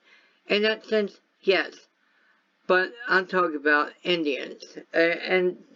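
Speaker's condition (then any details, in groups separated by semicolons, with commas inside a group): Cerebral palsy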